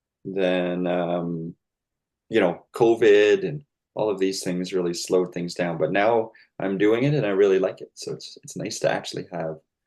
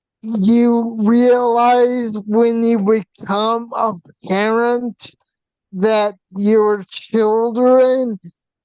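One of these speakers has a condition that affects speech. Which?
The second: hydrocephalus with shunt failure; congenital, VP shunts since birth, twelve brain surgeries; shunt failure, six months hospitalized, poor balance, wheelchair or walker.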